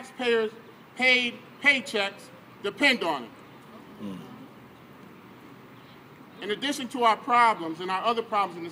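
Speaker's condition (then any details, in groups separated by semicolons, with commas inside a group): No condition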